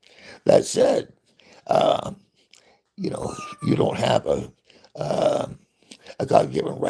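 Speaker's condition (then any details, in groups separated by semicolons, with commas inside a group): Parkinson's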